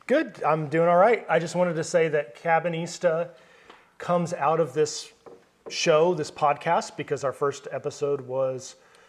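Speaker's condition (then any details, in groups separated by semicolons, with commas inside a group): No condition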